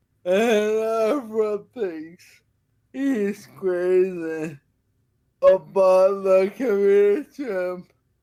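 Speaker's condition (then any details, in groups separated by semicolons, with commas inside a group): Friedreich's ataxia; uses a wheelchair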